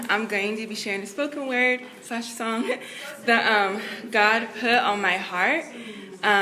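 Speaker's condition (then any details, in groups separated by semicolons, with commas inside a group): No condition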